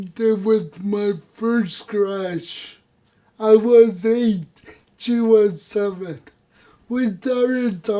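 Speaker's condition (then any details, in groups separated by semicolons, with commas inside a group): Cerebral palsy; voice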